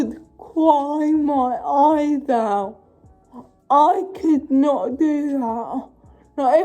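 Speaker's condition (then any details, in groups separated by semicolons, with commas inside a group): Cerebral palsy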